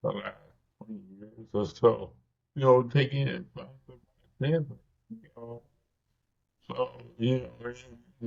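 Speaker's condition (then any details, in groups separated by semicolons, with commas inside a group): Cerebral palsy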